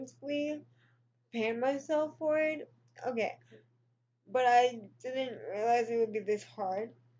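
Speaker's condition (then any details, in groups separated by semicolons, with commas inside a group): Cerebral palsy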